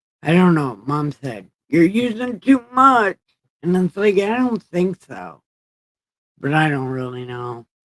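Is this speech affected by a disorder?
Yes: brain injury.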